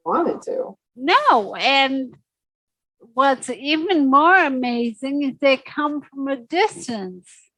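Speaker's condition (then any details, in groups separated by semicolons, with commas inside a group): Secondary progressive multiple sclerosis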